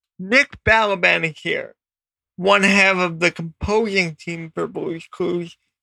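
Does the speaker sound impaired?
Yes: cerebral palsy; not a smooth, fast talking radio voice.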